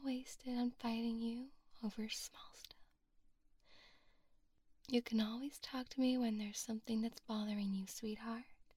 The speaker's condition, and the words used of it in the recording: No condition.